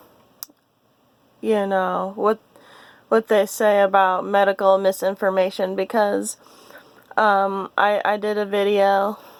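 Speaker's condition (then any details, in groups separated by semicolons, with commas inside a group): No condition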